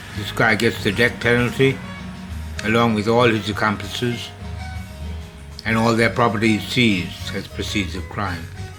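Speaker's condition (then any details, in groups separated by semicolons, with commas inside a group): Slurred speech from poisoning; hypersalivation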